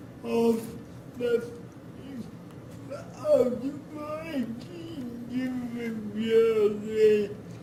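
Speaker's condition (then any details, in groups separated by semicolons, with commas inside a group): Cerebral palsy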